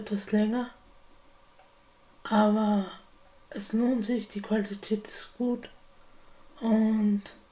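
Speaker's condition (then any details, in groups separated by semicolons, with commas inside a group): Spasticity from birth; multiple sclerosis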